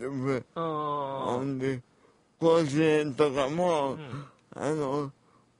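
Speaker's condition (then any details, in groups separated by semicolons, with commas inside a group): Cerebral palsy; congenital physical disability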